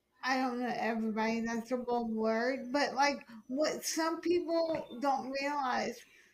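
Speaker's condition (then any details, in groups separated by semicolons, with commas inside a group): Hemiplegic cerebral palsy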